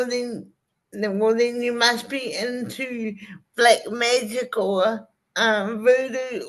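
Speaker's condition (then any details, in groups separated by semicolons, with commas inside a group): Cerebral palsy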